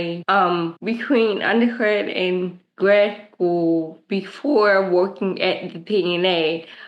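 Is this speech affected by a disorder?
Yes: cerebral palsy; present since birth.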